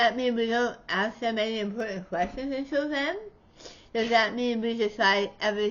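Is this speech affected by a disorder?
Yes: tongue cancer surgery.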